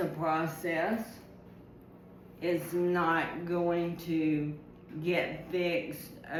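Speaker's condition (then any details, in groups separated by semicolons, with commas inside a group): ALS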